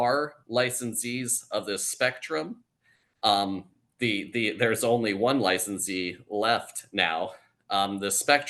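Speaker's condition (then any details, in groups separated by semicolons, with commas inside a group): No condition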